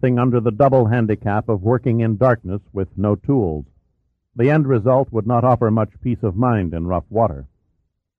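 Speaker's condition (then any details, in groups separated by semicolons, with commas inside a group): No condition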